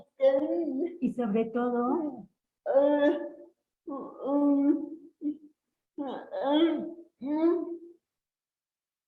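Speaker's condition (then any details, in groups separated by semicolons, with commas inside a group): Cerebral palsy; since birth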